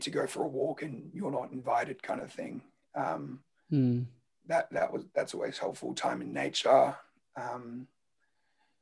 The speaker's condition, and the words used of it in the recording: Throat cancer. My voice is still going to be wrecked for a while.